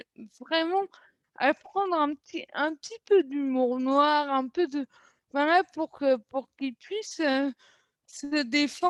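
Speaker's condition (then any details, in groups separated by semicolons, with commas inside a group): Cerebral palsy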